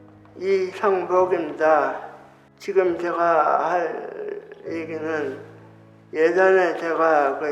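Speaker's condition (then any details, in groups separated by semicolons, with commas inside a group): Brain lesion disability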